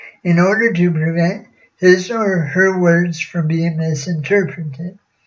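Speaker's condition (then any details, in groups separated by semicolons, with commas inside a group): Cerebral palsy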